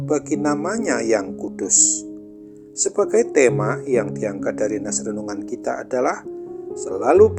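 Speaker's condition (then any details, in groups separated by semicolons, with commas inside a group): No condition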